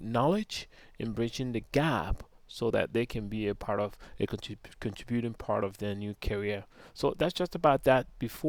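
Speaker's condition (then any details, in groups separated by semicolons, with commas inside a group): No condition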